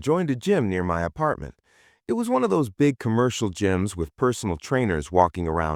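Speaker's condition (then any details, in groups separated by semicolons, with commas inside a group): No condition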